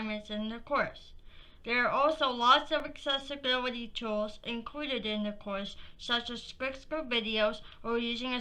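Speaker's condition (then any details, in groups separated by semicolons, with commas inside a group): Cerebral palsy; from birth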